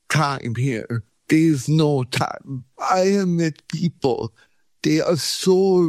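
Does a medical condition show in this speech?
Yes: cerebral palsy; muscle cramps and pain from shaking.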